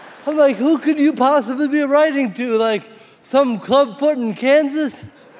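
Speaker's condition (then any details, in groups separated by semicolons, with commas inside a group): Cerebral palsy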